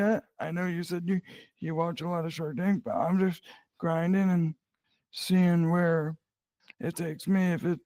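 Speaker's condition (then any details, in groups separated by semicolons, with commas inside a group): Cerebral palsy; present from birth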